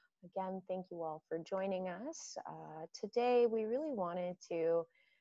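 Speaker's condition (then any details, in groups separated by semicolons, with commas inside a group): No condition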